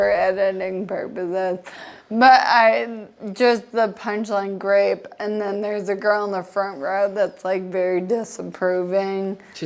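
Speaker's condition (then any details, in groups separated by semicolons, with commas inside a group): Friedreich's ataxia; progressive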